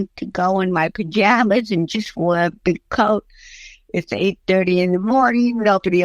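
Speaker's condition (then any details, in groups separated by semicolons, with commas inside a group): Cerebral palsy; since early childhood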